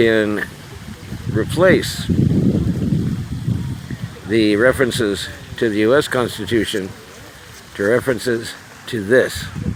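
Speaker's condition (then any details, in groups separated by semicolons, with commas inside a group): No condition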